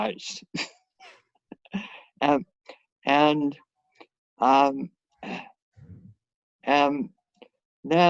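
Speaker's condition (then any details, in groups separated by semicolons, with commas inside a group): Head and neck cancer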